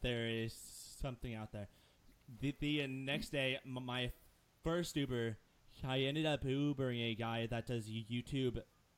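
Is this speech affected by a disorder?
Yes: stutter; frequent word and phrase repetitions, part-word repetitions, repeated uh fillers, listeners mistake speech for drunkenness; here prolonged sounds.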